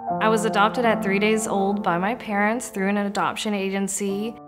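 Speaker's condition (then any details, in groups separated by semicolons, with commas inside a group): No condition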